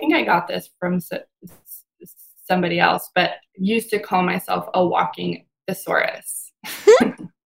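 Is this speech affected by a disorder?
Yes: stutter; stutter since childhood, past fluency-technique speech therapy, speech easy in-ear device, say therapist Ryan Milliger; adult, stutter persists, expects lifelong stutter, no longer uses fluency techniques; audible stutter, anticipates stuttered words ahead, formerly used word switching, avoided talking, easy onset; here prolonged sounds, blocks.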